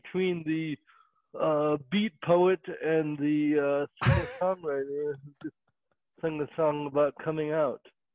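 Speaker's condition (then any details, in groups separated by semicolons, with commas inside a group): Cerebral palsy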